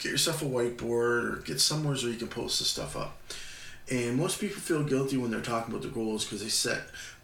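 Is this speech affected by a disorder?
No.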